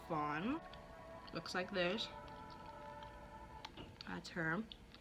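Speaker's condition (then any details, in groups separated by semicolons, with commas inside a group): No condition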